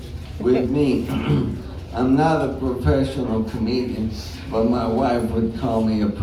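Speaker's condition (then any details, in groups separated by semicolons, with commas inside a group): ALS; onset left hand weakness, then right hand; diagnosed four years ago; some speech trouble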